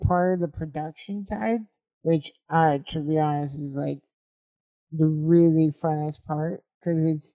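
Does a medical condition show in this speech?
Yes: spinal muscular atrophy type 2.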